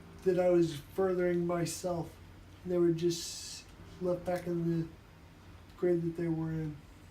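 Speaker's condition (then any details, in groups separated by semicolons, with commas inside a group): Traumatic brain injury; assault at age 15, unable to walk or self-care; about 17 years since injury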